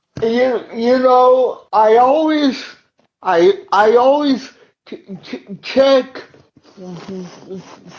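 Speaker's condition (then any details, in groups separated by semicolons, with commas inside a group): Cerebral palsy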